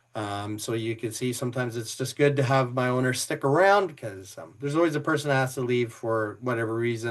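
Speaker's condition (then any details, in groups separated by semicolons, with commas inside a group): No condition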